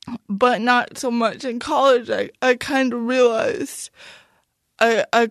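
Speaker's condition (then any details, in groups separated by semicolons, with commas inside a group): Cerebral palsy; mild outward physical disability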